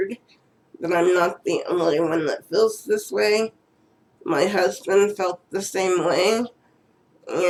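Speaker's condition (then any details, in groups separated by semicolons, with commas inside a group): Cerebral palsy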